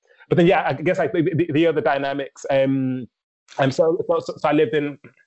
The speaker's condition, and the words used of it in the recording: Stuttering. And so I actually started to employ those rhythmic techniques in my everyday speech, and that became a way of me actually being able to communicate without stammering and having fun with it.